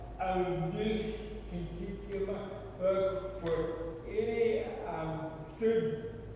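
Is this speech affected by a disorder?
Yes: cerebral palsy; stuttering, formerly worse, much improved.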